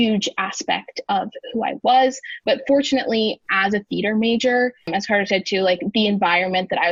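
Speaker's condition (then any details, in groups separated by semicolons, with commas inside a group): No condition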